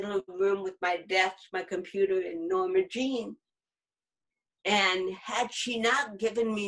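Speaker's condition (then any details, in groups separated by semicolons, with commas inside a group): Cerebral palsy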